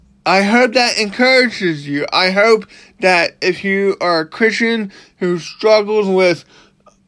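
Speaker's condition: Cerebral palsy; cerebral palsy since birth

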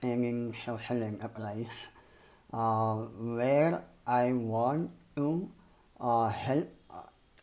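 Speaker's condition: Cleft palate and lip; congenital cleft lip and palate, repeated speech-improving surgeries

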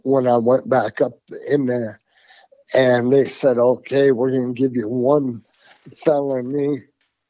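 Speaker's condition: Parkinson's; progressively worse

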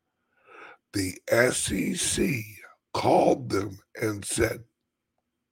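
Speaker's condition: Chronic voice problem; stiff voice box

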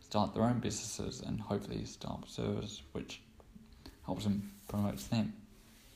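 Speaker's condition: Cerebral palsy; cerebral palsy since birth

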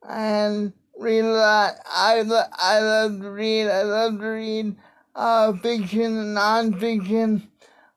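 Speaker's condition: Cerebral palsy; wheelchair user

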